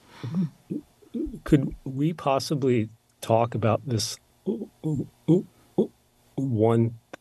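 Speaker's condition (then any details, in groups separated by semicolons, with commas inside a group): Stutter; long hidden; still stutters, no cure; blocking, no stuttering when singing; blocks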